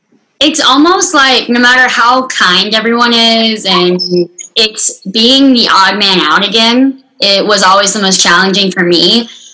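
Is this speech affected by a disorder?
Yes: unilateral cleft lip and palate, severe.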